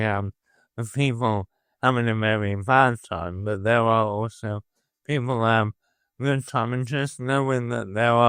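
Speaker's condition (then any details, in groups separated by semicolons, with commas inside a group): Motor neuron disease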